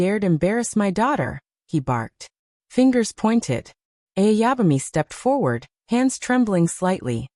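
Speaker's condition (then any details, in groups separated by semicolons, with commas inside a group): No condition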